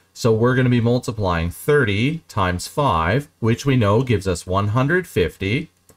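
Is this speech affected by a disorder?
No.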